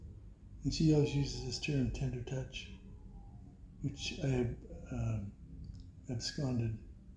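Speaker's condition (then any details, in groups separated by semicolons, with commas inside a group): Parkinson's; voice weakened by Parkinson's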